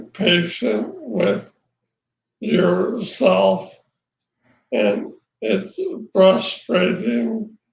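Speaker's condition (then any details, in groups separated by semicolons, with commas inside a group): ALS; voice changed early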